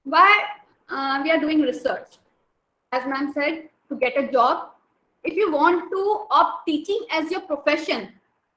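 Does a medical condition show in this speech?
No.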